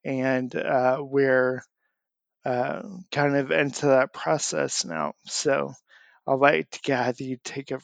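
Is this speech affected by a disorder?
Yes: amyotrophic lateral sclerosis; onset last fall, leg bouncing at rest, muscle twitches, weakness in legs and arms, walker since falls; still able to speak, voice and message banking done for future speech loss.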